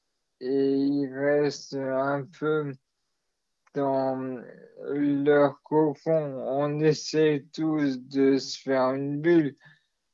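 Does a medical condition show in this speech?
Yes: maladie de Charcot (ALS); degenerative disease.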